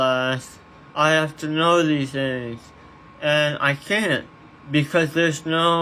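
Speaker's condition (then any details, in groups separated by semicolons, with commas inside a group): Tongue cancer surgery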